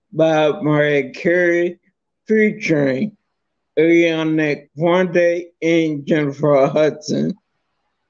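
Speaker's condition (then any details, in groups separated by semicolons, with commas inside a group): Multiple sclerosis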